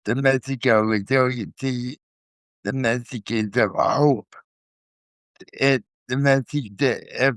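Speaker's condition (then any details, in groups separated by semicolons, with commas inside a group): Cerebral palsy, spastic quadriplegia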